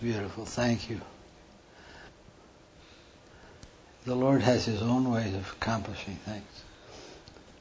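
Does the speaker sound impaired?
Yes: Parkinson's; hand tremor during talk.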